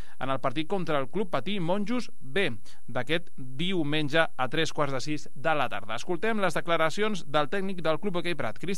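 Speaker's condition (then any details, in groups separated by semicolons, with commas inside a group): No condition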